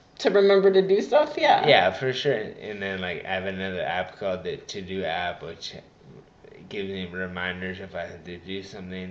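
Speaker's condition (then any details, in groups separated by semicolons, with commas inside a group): Traumatic brain injury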